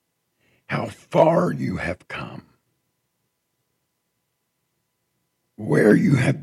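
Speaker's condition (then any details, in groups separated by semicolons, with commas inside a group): Partial laryngectomy after throat cancer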